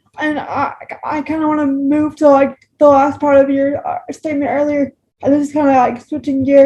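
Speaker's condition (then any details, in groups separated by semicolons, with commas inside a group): Cerebral palsy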